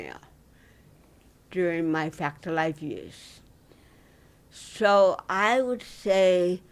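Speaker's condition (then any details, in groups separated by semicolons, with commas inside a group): Dystonia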